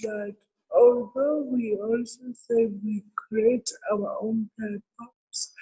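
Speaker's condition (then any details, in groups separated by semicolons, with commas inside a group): Cerebral palsy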